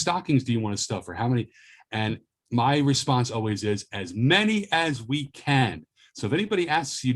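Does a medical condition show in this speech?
No.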